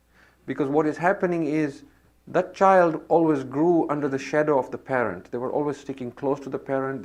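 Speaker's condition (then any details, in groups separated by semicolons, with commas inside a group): No condition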